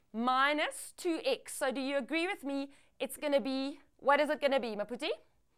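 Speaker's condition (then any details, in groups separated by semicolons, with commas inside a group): No condition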